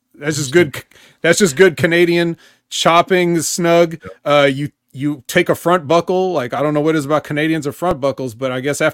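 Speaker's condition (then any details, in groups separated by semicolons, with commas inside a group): No condition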